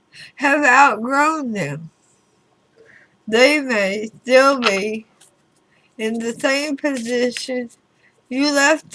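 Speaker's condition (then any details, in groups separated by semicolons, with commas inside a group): Throat cancer radiation damage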